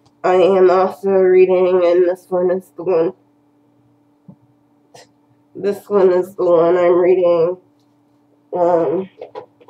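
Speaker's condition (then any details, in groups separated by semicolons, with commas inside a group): Cerebral palsy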